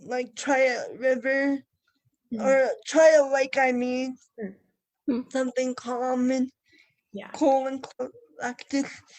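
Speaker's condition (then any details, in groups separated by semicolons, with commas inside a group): Cerebral palsy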